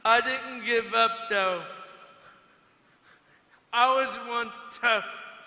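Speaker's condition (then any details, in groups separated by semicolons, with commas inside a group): Cerebral palsy; cerebral palsy from neonatal stroke, right-side paralysis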